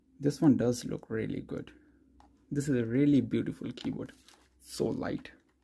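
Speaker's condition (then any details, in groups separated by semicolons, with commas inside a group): No condition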